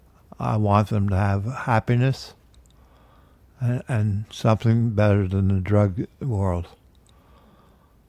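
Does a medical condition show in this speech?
Yes: Parkinson's disease; man aged 73.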